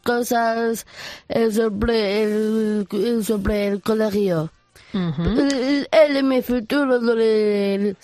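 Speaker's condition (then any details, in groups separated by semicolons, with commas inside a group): Down syndrome; congenital, extra copy of chromosome 21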